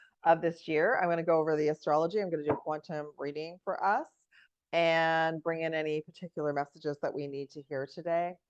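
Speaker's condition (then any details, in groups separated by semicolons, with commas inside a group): No condition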